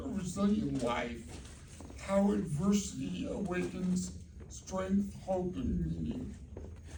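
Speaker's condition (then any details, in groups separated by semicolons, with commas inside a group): Cerebral palsy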